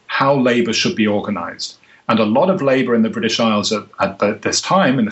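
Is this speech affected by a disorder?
No.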